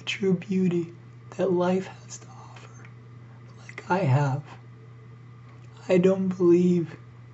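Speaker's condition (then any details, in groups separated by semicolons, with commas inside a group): ALS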